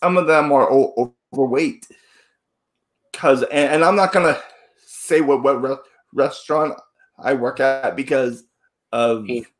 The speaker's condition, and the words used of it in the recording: Stuttering. Yeah, it actually, there's something that, because I stutter as well, but when I sing, the stutter goes away, and I have learned that there's a chemical in your brain that switches